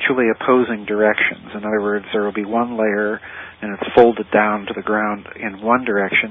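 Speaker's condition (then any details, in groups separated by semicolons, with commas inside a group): No condition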